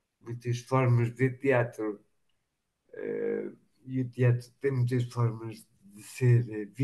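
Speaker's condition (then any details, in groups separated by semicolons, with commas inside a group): Machado-Joseph disease (sca3); ataxia, gradual onset, movement control problems, falls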